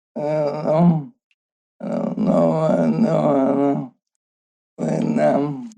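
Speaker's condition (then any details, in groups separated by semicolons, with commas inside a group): ALS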